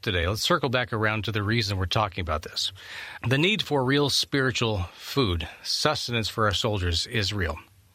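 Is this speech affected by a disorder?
No.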